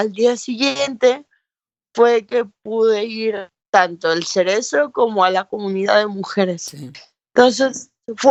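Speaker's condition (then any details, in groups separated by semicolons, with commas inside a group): Cerebral palsy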